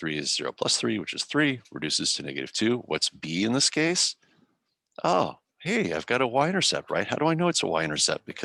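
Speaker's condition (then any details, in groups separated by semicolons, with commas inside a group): No condition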